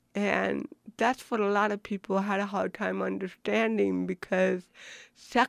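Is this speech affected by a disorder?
Yes: cerebral palsy; affects way of talking, intentionally speaks as well as possible, grammatically correct.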